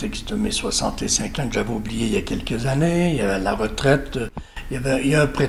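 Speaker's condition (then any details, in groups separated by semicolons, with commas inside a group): No condition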